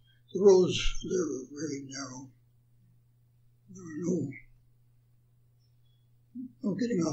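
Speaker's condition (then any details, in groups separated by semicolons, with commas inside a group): Parkinson's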